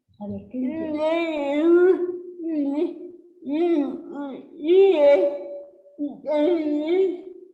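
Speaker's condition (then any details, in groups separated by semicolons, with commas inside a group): Cerebral palsy; since birth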